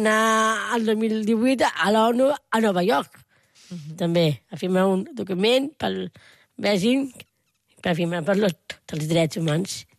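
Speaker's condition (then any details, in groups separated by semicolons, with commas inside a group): Down syndrome; intellectual disability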